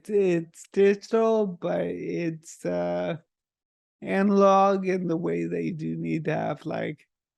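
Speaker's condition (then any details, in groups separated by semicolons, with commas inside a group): Multiple sclerosis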